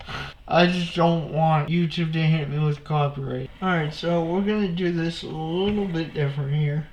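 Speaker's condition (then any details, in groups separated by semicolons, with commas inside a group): Cerebral palsy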